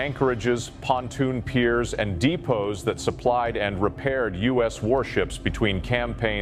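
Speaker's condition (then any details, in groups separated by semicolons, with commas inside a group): No condition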